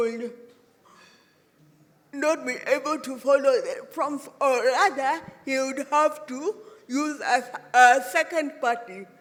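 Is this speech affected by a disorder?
Yes: cerebral palsy.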